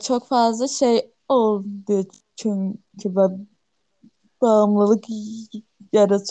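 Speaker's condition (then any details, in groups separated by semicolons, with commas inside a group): Stuttering; same degree as a year earlier; still stutters, unchanged degree; at times physically straining and tiring; repeated sounds, prolonged sounds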